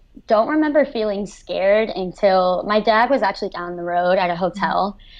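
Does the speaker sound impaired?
Yes: cleft lip and palate, severe.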